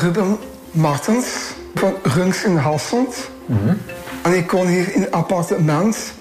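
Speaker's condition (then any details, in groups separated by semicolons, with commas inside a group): Down syndrome; trisomy 21, chromosomal abnormality, three copies of chromosome 21 instead of two; speaks well, can read and write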